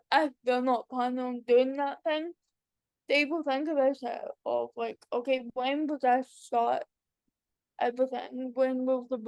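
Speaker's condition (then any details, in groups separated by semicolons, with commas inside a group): Cerebral palsy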